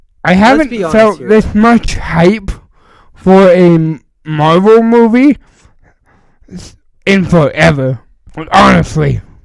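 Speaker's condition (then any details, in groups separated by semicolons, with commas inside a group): Cerebral palsy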